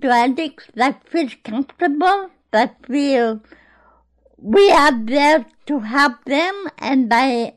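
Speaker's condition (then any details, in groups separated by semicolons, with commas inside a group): Cerebral palsy; speech problems when young, began talking after attending Gruella school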